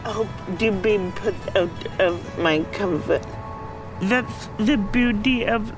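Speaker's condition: Cerebral palsy; diagnosed before age 2, mainly lower limbs, balance, coordination, motor dexterity, speed affected, muscles don't relax

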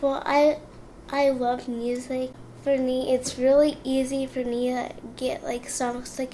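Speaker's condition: Cerebral palsy; gym, yoga and dance difficult, sometimes cannot keep up, handwriting not very neat; finds reading own poetry aloud hard, cannot say it as intended

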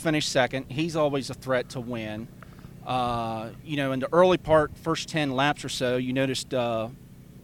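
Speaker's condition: No condition

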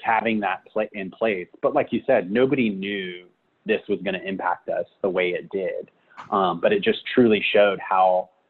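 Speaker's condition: No condition

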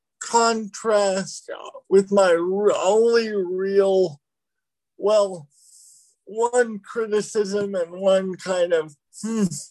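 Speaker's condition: Cerebral palsy

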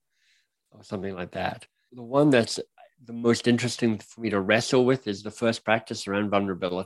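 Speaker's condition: Cleft lip and palate; speech impediment

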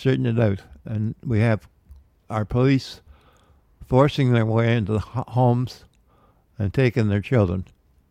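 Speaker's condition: Parkinson's disease; man aged 73

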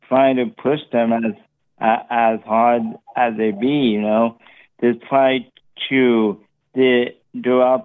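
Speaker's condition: Cerebral palsy; premature birth in Stockton at 1 pound 4 ounces, full brain bleed, blind in left eye, childhood arm surgeries with scars; predicted at birth never to walk or talk, now does public speaking, comfortable telling story

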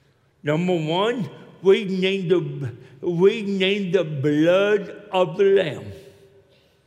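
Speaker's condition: Cerebral palsy; hard for many to understand

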